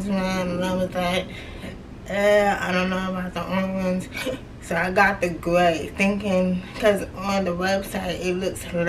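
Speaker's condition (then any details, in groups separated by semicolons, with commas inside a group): Cerebral palsy; from birth, left leg affected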